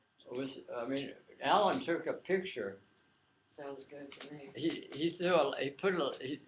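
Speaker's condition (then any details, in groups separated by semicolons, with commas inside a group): Tongue cancer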